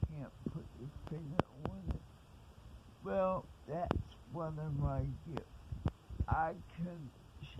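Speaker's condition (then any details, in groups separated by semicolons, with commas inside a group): Cerebral palsy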